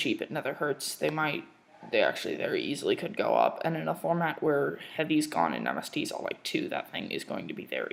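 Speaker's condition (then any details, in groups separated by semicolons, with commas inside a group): No condition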